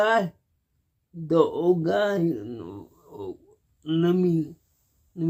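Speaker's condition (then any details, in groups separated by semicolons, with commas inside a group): Cerebral palsy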